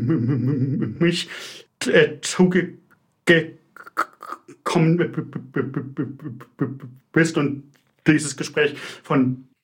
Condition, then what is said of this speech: Stuttering. Ich habe jetzt knapp 3 Minuten gebraucht, um meine Begrüßung zu sprechen.